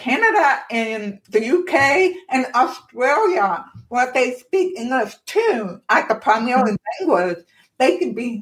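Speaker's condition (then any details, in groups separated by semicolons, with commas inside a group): Profound deafness; born profoundly deaf, one cochlear implant after youngest child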